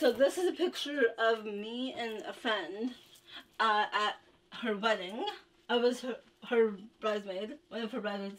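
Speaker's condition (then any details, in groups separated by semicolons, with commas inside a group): Down syndrome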